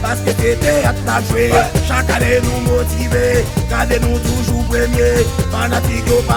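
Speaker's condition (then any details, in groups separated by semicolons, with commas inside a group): No condition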